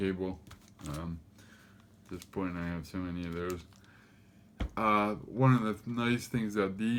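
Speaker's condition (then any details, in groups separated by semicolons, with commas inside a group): Cerebral palsy; affects gait and walking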